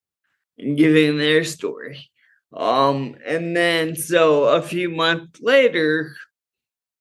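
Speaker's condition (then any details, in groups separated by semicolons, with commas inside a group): Friedreich's ataxia; diagnosed in college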